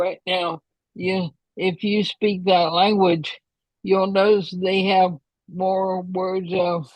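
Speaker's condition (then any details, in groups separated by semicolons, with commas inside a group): ALS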